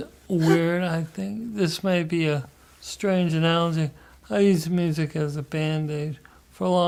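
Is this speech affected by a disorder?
Yes: Parkinson's disease; deep brain stimulation surgery; symptoms 48 years, painful symptoms, exercises; good singing voice.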